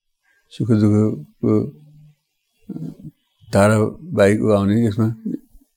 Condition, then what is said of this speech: Parkinson's disease. टिभीबाट सुन्दाखेरि आफै बोलेको आफै नबुझिया हुन्छ कतिपय अहिले बोलेको पनि कतिपय बुझिँदैन होला